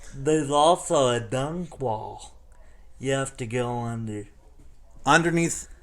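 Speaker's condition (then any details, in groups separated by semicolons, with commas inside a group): Cerebral palsy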